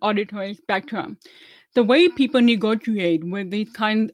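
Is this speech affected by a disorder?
Yes: deafness; hearing loss, about 25 years passing as hearing; uses hearing aids and closed captioning, not fluent in sign language; relearned English and speaking, about 10 years of speech therapy, told speaks really well.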